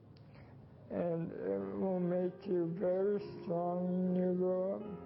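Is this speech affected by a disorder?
Yes: ALS; amyotrophic lateral sclerosis, Lou Gehrig's disease, very short time left; voice tough to understand.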